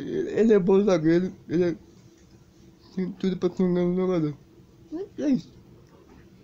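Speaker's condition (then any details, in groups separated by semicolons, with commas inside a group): Cerebral palsy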